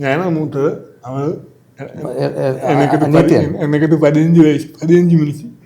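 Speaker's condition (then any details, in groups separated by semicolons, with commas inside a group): Cerebral palsy; from birth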